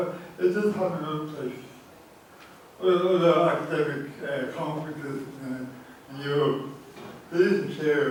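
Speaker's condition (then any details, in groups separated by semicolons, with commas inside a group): Cerebral palsy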